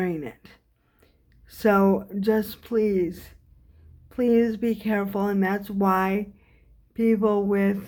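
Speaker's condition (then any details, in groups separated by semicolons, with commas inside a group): Cerebral palsy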